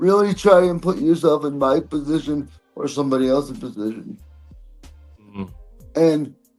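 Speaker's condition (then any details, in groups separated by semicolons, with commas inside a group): Cerebral palsy; present from birth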